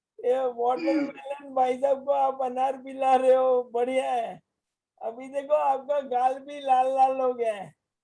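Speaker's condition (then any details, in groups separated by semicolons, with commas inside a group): Motor neurone disease; voice strong and loud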